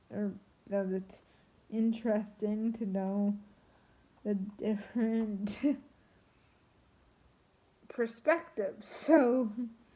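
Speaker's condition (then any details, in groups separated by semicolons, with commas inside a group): Triplegic cerebral palsy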